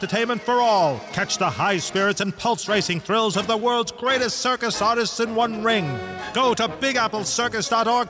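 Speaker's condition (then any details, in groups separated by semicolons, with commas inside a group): No condition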